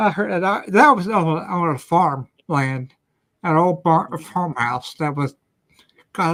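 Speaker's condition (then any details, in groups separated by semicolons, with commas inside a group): Ataxia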